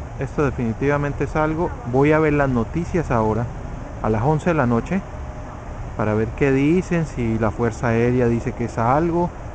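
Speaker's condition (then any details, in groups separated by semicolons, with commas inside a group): No condition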